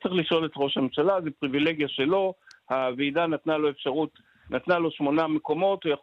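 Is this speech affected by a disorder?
No.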